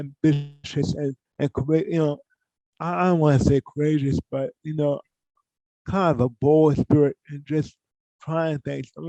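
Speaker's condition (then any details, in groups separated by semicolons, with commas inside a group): Cerebral palsy; from birth, poor hand use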